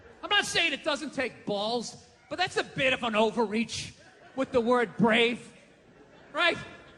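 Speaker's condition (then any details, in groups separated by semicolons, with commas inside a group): No condition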